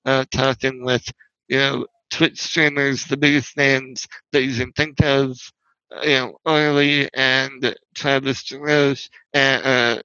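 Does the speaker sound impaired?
Yes: spinal muscular atrophy; wheelchair user.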